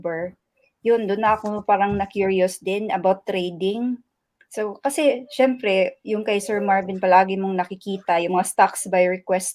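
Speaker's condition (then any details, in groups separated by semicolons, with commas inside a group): No condition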